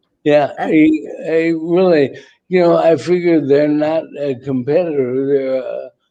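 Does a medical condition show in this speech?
Yes: ALS; voice tires, needs rest.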